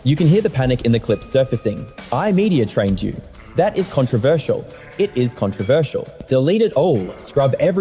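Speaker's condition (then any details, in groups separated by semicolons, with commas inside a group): No condition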